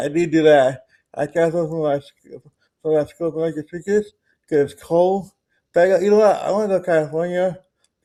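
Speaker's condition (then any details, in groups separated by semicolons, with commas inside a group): Cerebral palsy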